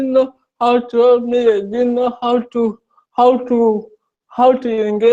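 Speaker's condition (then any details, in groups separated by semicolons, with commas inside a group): Cerebral palsy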